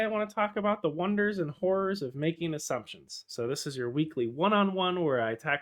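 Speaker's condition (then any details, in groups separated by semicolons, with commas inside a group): No condition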